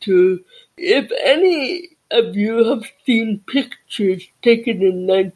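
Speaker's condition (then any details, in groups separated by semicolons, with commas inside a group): Deafness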